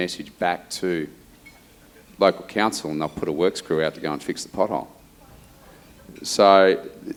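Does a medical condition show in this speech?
No.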